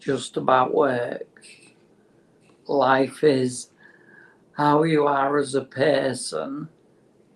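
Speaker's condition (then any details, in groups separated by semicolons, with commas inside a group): Motor neurone disease; terminal, no cure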